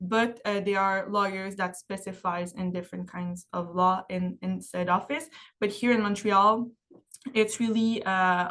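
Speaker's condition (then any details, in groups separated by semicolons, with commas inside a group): No condition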